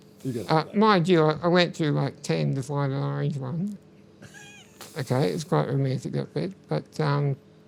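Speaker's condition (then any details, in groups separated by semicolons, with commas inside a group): Muscular dystrophy; uses wheelchair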